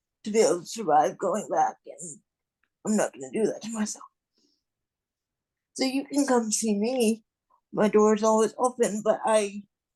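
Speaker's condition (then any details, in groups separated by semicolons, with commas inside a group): Cerebral palsy; non-progressive, will not improve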